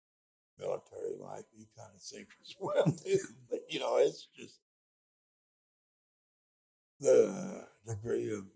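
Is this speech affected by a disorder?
Yes: speech impediment.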